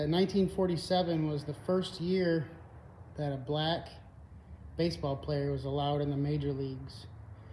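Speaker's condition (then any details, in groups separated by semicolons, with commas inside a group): No condition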